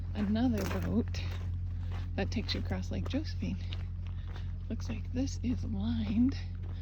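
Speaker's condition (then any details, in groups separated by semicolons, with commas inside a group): No condition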